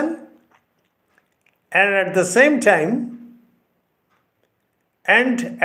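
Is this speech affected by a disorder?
No.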